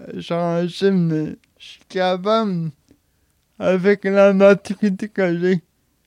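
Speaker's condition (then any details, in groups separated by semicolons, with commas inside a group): Cerebral palsy; age 31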